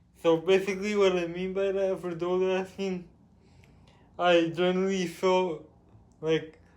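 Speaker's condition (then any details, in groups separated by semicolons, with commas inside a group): Cerebral palsy; with developmental delay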